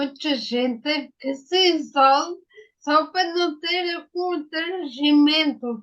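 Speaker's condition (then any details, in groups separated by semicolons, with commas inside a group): Ataxia; acquired, brain injury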